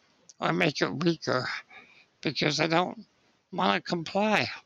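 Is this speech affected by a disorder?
Yes: spinal muscular atrophy; present from birth, muscle weakness, lifelong wheelchair use.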